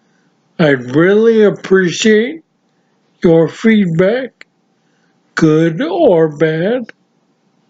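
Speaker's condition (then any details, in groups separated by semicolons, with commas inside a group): Severe traumatic brain injury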